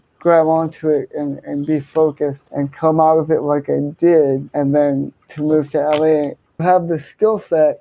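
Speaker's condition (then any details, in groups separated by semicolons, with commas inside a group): Cerebral palsy, hemiplegia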